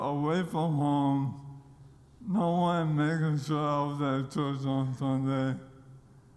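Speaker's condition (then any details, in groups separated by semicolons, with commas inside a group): ALS; diagnosed during pro football career in Nashville after loss of strength, speed and weight; losing ability to speak clearly, voice does not sound as expected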